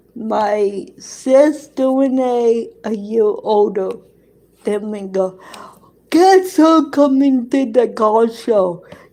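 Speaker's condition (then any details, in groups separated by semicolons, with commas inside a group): Cerebral palsy; present from birth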